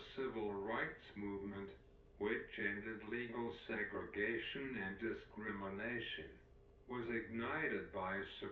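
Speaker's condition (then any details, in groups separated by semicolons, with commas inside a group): Cerebral palsy; uses wheelchair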